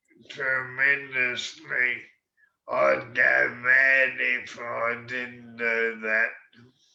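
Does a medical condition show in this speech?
Yes: MND; slower progressing form.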